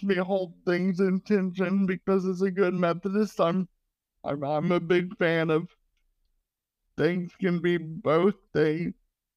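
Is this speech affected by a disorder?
Yes: cerebral palsy.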